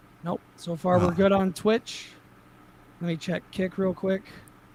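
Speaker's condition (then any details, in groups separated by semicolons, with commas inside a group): No condition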